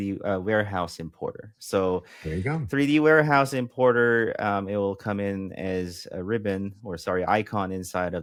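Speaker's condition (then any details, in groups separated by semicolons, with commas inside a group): No condition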